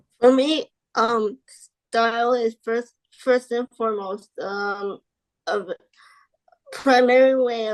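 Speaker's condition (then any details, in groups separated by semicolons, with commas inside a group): Spastic quadriplegic cerebral palsy; spastic quadriplegic, from birth; wheelchair often, walker more after physical therapy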